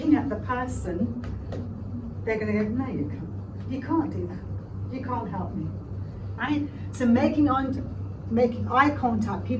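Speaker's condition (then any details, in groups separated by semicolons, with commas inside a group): No condition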